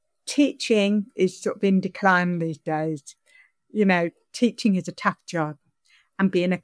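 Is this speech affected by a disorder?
Yes: deafness; questions interpreted into sign language by interpreter Lisa; sign-supported English, signing and speaking at the same time.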